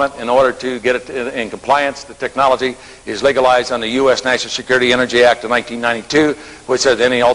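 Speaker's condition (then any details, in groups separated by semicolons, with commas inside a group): No condition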